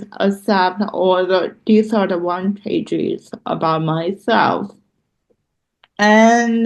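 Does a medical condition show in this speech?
Yes: cerebral palsy; loss of muscle control.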